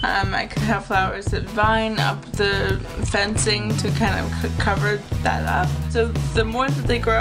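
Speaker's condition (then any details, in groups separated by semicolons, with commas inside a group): Cerebral palsy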